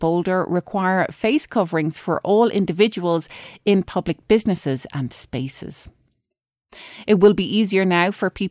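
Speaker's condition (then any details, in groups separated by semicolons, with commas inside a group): No condition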